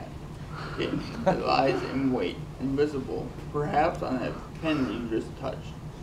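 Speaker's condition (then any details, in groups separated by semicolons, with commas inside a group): Traumatic brain injury; caused by snowmobile collision with truck; relearned talking through speech therapy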